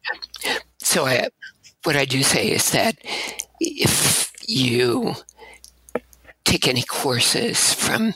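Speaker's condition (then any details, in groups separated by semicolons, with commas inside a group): Abductor spasmodic dysphonia; breathy voice, staccato speaking style, shaky tremor when syllables lengthened, voice worse during university years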